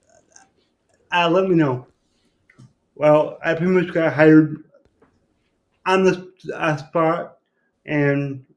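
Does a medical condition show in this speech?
Yes: cerebral palsy; born without pulse or breathing and revived.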